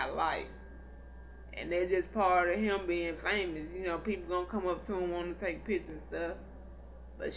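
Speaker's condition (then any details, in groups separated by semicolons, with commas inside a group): Cerebral palsy; not paralyzed, can stand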